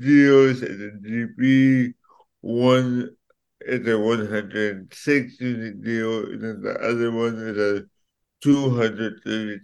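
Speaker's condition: Cerebral palsy; affects speech

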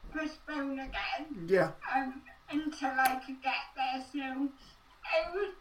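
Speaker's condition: Cerebral palsy

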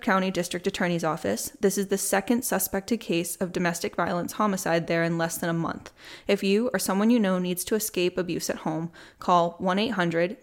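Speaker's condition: No condition

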